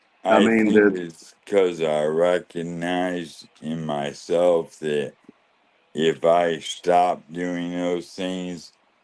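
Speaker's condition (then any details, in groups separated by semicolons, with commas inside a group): ALS; losing ability to talk and swallow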